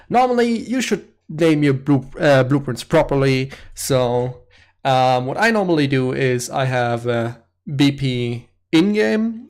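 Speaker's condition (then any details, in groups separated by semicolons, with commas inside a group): No condition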